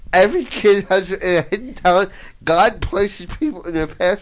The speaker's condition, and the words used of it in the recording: Brain injury. Well, my biggest challenge is when I speak to people either think I'm dumb or I'm retired or something else is wrong.